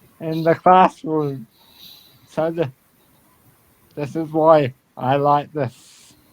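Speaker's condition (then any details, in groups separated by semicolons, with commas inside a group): Cerebral palsy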